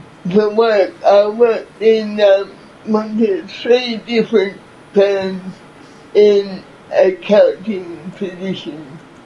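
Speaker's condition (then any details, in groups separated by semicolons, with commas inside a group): Cerebral palsy; from birth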